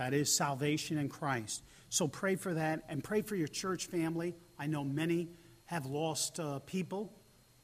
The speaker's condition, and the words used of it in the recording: No condition.